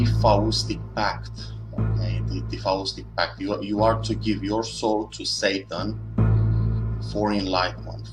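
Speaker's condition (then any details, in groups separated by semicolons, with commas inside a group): No condition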